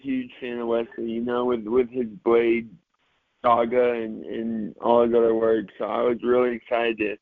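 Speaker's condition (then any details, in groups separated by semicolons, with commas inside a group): Cerebral palsy, mild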